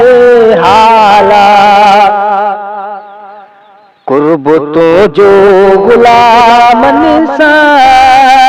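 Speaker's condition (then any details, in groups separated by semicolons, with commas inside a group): No condition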